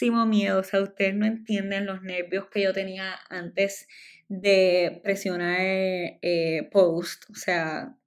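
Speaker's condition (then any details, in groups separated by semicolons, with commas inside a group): Stuttering; stuttering since childhood, disliked childhood speech therapy, help from psychologist and speech therapist; resumed speech therapy last year then stopped, plans to return; freezes under pressure, worse in Spanish, rarely in English, worse in public speaking, storytelling, conversation; repeated sounds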